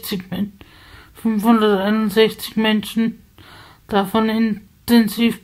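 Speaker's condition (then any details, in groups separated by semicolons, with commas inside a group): Spasticity from birth; multiple sclerosis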